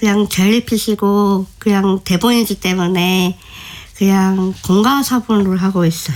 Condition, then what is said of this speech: Down syndrome. 자세하고 구체적으로 묘사를 해줘야지만 서로 이해를 하고 할 수 있기 때문에 연출님도 굉장히 작업 방법이 색달랐다.